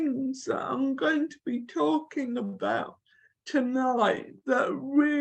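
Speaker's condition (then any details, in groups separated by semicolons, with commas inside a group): Cerebral palsy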